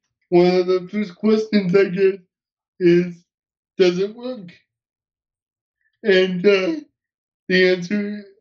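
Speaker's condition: Cerebral palsy; uses wheelchair, hearing intact

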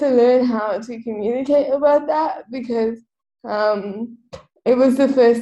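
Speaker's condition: Cerebral palsy; quadriplegic, wheelchair user

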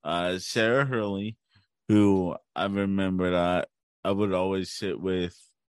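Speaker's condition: Cerebral palsy; since birth

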